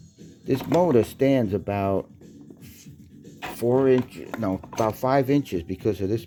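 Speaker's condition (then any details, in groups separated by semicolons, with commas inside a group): No condition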